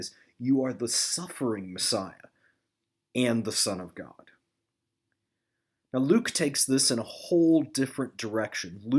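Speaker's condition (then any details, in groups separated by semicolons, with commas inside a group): No condition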